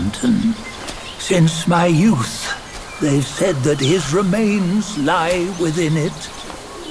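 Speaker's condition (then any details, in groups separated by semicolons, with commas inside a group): No condition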